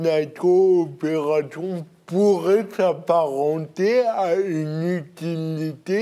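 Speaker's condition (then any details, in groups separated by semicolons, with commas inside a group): Cerebral palsy; birth injury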